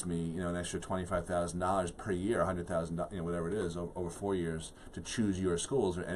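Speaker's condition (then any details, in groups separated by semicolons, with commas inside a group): No condition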